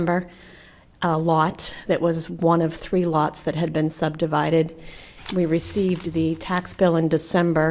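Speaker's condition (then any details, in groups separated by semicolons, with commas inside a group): No condition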